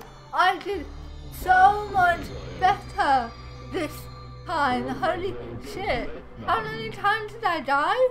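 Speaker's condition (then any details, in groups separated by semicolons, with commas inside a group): Cerebral palsy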